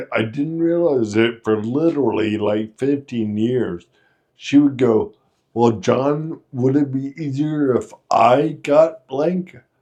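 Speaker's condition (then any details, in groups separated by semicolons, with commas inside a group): Friedreich's ataxia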